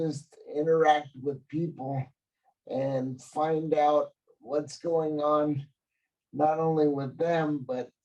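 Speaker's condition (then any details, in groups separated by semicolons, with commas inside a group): Cerebral palsy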